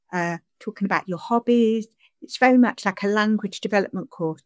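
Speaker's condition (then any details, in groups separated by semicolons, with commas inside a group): Deafness; questions interpreted into sign language by interpreter Lisa; sign-supported English, signing and speaking at the same time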